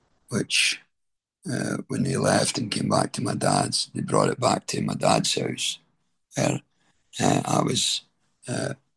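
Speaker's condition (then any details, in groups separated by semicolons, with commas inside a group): Throat cancer treatment effects, stage 4 throat cancer; managed with doctor's medication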